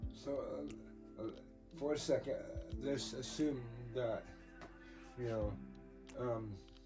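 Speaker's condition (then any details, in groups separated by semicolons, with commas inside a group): Cerebral palsy; tends to mess up words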